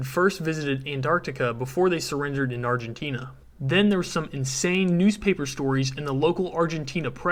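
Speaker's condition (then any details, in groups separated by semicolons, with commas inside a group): No condition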